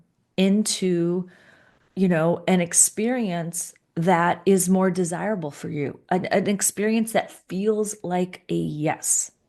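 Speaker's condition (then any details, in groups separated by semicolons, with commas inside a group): No condition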